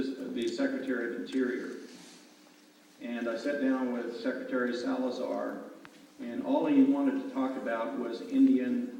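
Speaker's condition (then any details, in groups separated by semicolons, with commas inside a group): No condition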